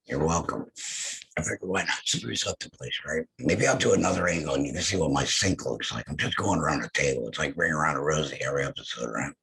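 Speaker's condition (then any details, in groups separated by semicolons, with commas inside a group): Head and neck cancer; laryngectomy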